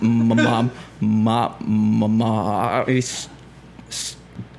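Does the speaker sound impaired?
Yes: stuttering; unsure of cause, father and cousin stuttered; stuttering during recording, somewhat high on marijuana; fluent when singing, less when comfortable, faster when drunk, worse in Spanish, marijuana pens help slightly; here repeated sounds.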